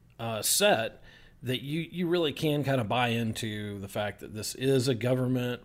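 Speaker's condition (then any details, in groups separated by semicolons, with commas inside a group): No condition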